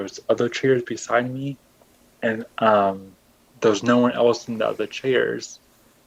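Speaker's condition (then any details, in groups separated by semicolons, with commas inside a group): Cerebral palsy; caused by brain fluid pockets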